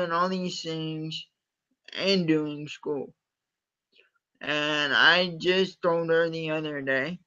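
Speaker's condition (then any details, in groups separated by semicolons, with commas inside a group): Cerebral palsy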